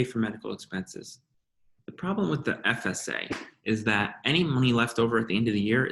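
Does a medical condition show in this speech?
No.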